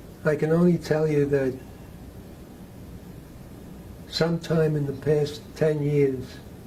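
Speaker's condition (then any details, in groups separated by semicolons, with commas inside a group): Parkinson's disease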